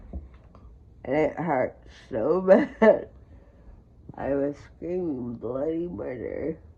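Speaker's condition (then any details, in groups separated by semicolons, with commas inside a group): Friedreich ataxia, severe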